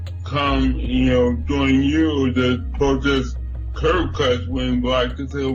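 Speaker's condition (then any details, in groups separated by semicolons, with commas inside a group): Cerebral palsy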